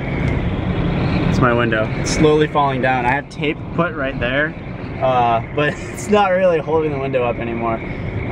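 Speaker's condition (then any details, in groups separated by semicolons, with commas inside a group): No condition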